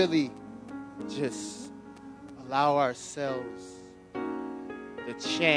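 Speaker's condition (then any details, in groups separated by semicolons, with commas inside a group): No condition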